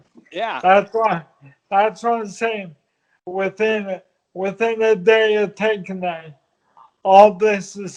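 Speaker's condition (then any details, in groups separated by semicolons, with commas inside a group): Multiple sclerosis; talking good, breathing laboured, voice improves within hours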